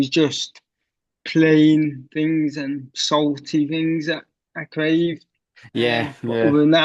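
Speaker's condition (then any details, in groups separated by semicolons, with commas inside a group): Cerebral palsy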